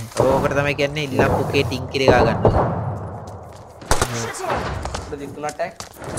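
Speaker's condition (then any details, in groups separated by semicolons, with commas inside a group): No condition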